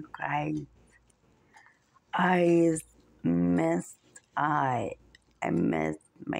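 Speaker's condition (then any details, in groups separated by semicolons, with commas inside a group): Muscular dystrophy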